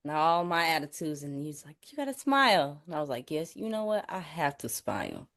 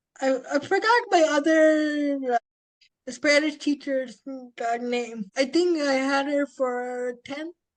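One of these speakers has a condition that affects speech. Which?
The second: spastic quadriplegic cerebral palsy; spastic quadriplegic, present from birth, limited mobility.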